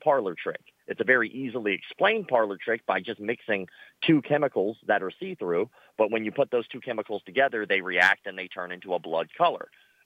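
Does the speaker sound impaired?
Yes: cleft lip and palate; born with cleft lip and palate.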